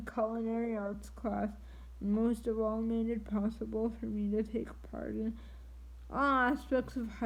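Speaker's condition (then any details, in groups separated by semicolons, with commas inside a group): Triplegic cerebral palsy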